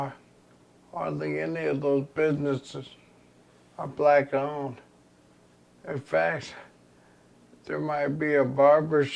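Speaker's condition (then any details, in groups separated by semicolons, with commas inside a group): ALS; progressive terminal illness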